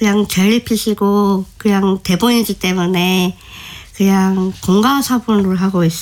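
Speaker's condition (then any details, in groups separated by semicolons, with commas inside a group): Down syndrome; aching joints throughout body, body shape changed, stopped ballet due to joint pain; speaks very well, communication very smooth, disability hardly noticeable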